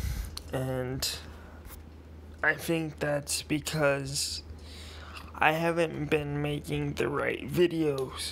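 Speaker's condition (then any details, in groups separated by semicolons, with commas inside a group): Cerebral palsy, mild; speech sometimes affected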